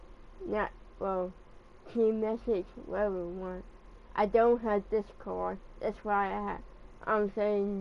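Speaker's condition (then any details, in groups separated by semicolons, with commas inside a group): Cerebral palsy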